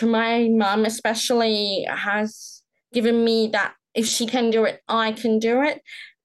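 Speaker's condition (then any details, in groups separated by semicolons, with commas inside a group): Profound deafness, congenital, profound; born profoundly deaf, right cochlear implant since infancy, left cochlear implant also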